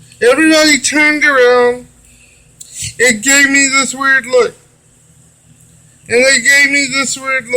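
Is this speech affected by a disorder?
Yes: cerebral palsy; limited use of the hands.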